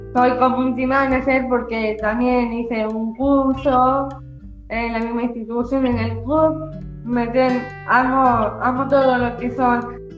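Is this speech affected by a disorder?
Yes: Down syndrome; from birth.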